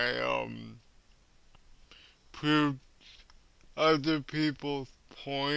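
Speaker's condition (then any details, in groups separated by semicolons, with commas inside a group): Cerebral palsy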